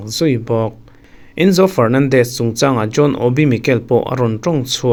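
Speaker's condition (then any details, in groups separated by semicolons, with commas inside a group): No condition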